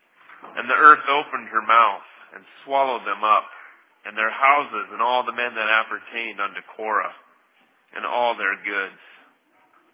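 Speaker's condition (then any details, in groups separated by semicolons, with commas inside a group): No condition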